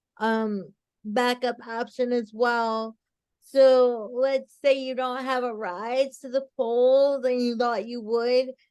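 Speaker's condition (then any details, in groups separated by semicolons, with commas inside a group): Cerebral palsy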